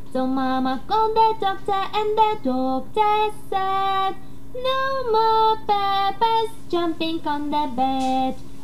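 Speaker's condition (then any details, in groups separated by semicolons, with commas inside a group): No condition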